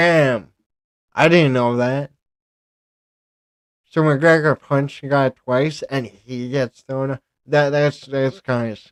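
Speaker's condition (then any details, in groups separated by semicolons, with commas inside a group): Cerebral palsy; present from birth; twitching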